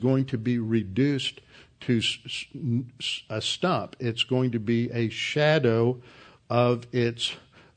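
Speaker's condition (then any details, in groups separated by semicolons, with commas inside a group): No condition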